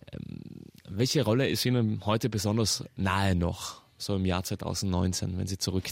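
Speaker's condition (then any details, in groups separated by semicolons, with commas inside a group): No condition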